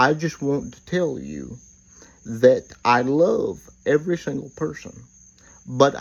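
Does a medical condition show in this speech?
Yes: cerebral palsy; reports speaking clearly.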